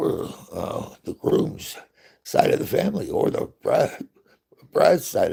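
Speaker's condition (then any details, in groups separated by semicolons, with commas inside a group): Parkinson's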